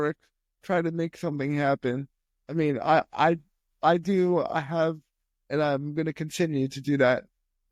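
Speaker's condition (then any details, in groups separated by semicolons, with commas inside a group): Spastic quadriplegic cerebral palsy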